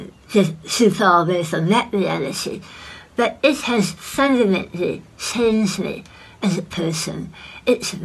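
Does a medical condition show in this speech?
Yes: head and neck cancer.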